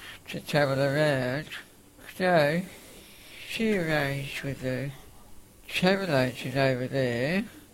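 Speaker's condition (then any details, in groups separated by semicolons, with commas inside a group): Facioscapulohumeral muscular dystrophy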